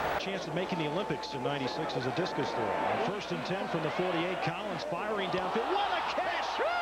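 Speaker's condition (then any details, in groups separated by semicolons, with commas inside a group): No condition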